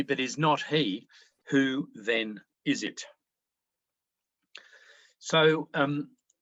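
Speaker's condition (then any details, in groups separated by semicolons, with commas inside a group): No condition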